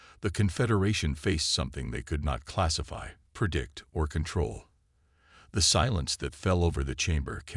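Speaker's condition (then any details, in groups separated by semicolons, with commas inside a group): No condition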